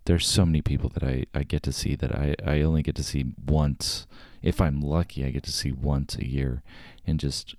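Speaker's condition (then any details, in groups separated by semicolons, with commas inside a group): No condition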